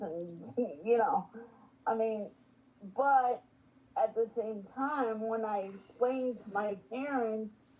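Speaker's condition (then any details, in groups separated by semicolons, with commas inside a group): Spastic quadriplegic cerebral palsy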